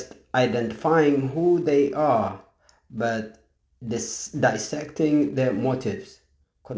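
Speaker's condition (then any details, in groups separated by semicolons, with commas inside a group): No condition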